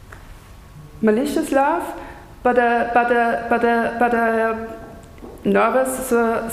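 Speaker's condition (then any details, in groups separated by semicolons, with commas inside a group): Stuttering; lifelong stutter, neurological cause, speech therapy in youth, jaw, belly and leg cramps from suppressing stutter; audibly stuttering during lecture performance; repetitions, blocks, stutters on own name, slower than fluent speakers, amount varies daily, smooth repetitions when unafraid; repeated sounds, repeated words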